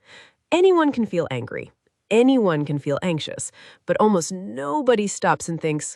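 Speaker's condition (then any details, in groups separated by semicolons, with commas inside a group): No condition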